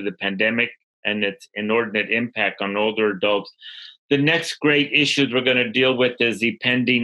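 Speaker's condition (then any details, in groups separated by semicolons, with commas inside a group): No condition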